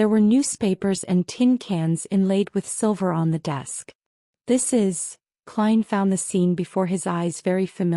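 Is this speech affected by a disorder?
No.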